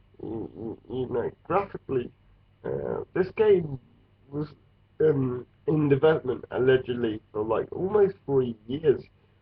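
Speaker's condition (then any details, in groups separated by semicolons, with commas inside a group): Cerebral palsy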